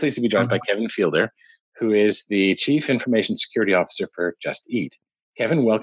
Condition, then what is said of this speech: No condition.